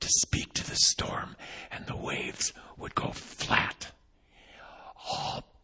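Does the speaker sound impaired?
Yes: vocal cord paralysis, unilateral.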